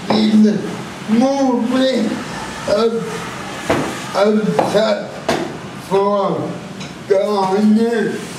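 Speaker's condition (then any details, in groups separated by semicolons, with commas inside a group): Cerebral palsy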